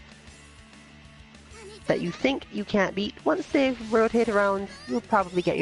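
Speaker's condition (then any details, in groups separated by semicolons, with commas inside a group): No condition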